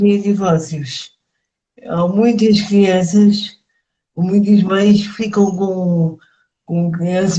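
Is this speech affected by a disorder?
Yes: cerebral palsy; speech affected.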